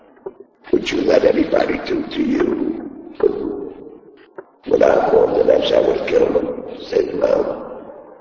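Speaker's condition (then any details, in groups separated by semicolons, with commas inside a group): Laryngectomy; voice box removed by surgery, speech device placed in throat; talks with throat device, needs thumb to talk; taught to talk with throat device, cannot talk without thumb, earlier voice loss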